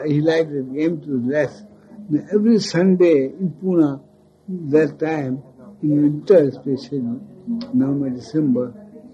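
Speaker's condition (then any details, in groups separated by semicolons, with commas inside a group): Speech loss after head injury; speech feels heavy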